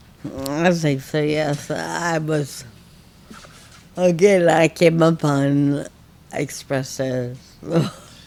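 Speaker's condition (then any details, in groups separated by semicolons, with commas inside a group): Friedreich ataxia, severe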